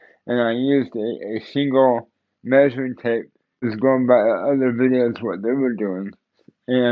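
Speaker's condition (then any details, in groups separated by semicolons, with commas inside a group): Cerebral palsy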